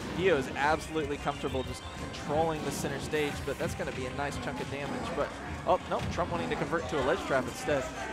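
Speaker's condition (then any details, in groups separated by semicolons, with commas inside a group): No condition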